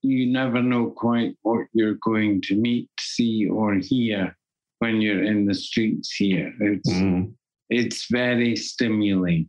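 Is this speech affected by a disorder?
Yes: Parkinson's disease; deep brain stimulation surgery, two brain implants with controller, lifelong essential tremor, diagnosis took about 15 months; voice going, can no longer sing or do theatre.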